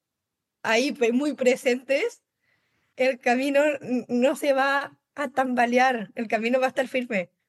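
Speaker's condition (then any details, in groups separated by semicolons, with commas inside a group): Down syndrome; congenital, since birth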